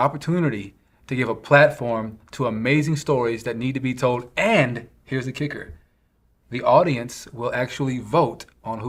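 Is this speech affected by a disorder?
No.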